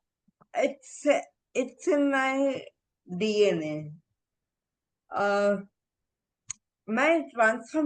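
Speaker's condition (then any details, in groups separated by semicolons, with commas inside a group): Encephalitis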